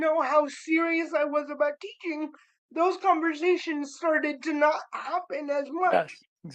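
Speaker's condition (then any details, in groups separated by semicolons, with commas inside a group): Cerebral palsy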